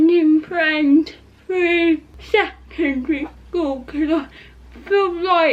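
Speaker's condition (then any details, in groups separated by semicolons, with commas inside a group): Cerebral palsy; not quadriplegic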